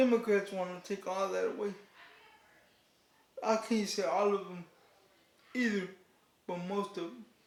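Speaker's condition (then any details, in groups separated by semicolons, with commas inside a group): Cerebral palsy; declined offered surgery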